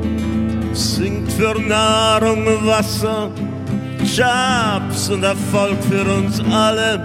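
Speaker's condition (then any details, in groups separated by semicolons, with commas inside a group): No condition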